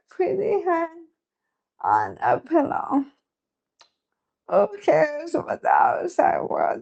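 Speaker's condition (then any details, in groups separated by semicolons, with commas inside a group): ALS; later insufficient oral intake, breathing impacted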